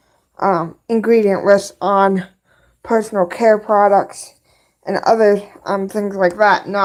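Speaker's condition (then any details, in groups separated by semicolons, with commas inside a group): Cerebral palsy; both hands affected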